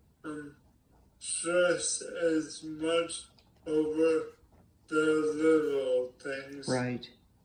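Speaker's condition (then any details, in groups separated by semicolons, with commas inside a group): ALS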